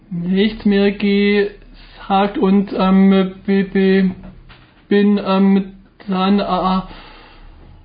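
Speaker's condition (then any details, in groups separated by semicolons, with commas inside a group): Stuttering; severe stuttering, difficult since school years, persisting into working life; strong stuttering symptoms; constantly affected, including when ordering, paying in shops and at work; repeated sounds, prolonged sounds, blocks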